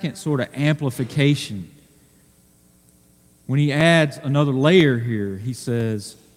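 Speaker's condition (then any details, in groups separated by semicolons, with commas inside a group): No condition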